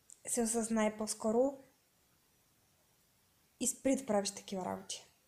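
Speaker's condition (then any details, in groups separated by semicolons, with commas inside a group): No condition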